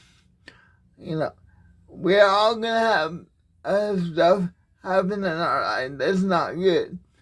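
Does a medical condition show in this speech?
Yes: cerebral palsy.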